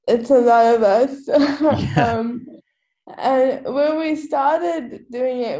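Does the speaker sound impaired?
Yes: cerebral palsy; wheelchair user.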